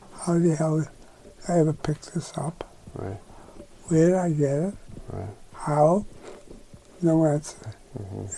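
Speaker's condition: ALS; breathlessness near Charles River Boston

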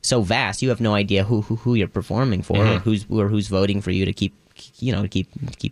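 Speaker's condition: Stutter, acquired after head injury; acquired in adulthood in Los Angeles, softball grounder hit throat at shortstop, fell backwards; voice lessons and breathing exercises for more control; high voice, stutters saying home city name, learned to sing; repeated sounds, repeated words

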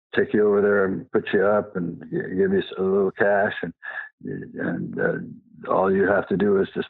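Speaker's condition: Parkinson's; past cancer

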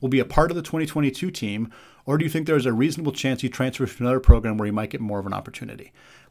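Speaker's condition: No condition

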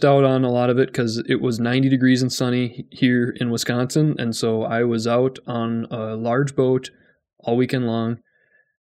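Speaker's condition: No condition

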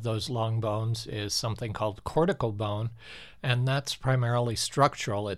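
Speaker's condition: No condition

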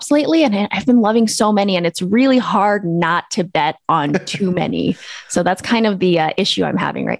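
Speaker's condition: No condition

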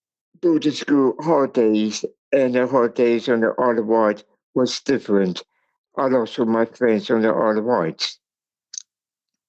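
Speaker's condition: Cerebral palsy; speech impairment

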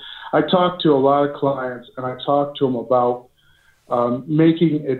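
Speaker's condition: No condition

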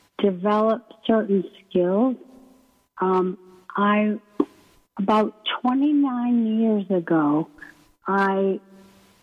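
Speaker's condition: ALS; limb onset in right foot, symptoms about a year before diagnosis, year of testing, uses Beasy board transfer board; progressed, muscles too weak for standard transfer board, breathing muscles affected; hard to breathe and speak, voice may sound weak or hard to understand, paces speech with breathing

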